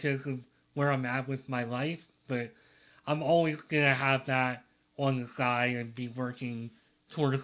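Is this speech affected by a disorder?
Yes: cleft lip and palate; part of a rare syndrome with other issues.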